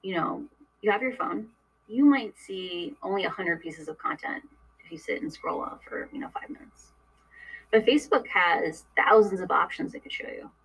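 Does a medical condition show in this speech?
No.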